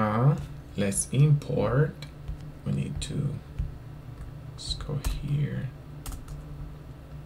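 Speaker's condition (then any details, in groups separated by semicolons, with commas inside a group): No condition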